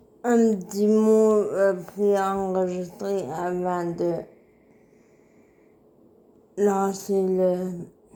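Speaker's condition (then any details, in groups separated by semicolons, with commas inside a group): Cerebral palsy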